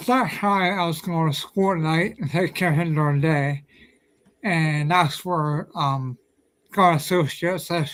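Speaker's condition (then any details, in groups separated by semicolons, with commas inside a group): Ataxia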